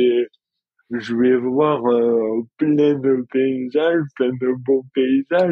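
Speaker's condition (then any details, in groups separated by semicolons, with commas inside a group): Dystonia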